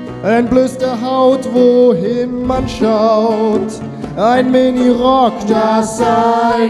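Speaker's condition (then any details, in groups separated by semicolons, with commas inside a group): No condition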